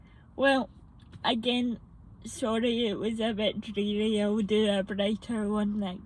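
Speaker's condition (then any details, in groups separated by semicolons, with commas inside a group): Cerebral palsy, moderate; birth injury, weaker muscles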